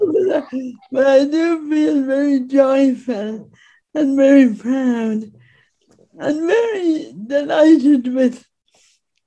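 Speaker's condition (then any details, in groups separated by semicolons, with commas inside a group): Speech impediment; disabled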